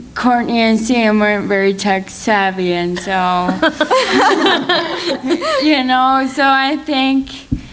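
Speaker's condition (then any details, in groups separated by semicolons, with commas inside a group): Cerebral palsy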